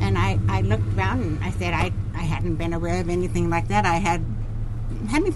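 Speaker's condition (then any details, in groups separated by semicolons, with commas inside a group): Deafness, profound, genetic, severe; born hearing or hard of hearing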